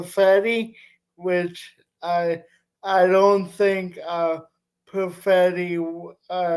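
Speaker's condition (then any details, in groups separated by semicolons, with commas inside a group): Cerebral palsy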